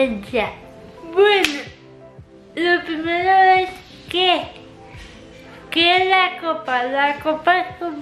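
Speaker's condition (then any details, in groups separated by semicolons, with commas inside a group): Cerebral palsy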